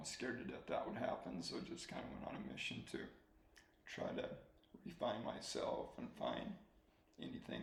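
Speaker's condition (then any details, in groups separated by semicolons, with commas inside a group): ALS; slow-progressing form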